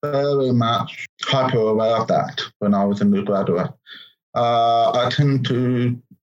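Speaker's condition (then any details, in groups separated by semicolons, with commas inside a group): Profound deafness, congenital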